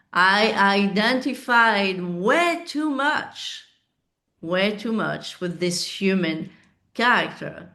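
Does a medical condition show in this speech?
No.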